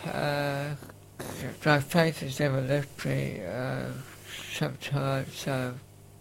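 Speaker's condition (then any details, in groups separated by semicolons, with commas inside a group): Facioscapulohumeral muscular dystrophy, facioscapulohumeral (FSHD); named facioscapulohumeral form in late 20s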